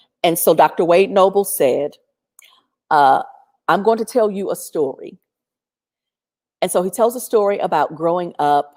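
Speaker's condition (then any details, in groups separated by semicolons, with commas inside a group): No condition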